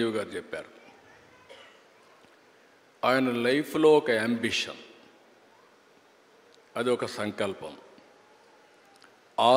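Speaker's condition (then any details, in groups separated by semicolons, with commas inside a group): No condition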